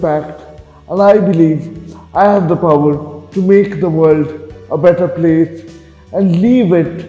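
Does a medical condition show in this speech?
Yes: cerebral palsy.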